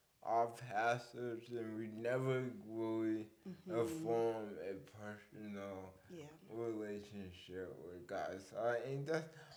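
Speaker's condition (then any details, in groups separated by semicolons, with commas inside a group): Cerebral palsy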